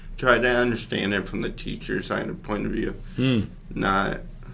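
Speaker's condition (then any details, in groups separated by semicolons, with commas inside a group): Cerebral palsy; since birth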